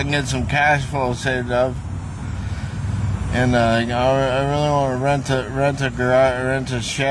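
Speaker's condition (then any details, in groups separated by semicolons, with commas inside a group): Traumatic brain injury; whole brain swollen first year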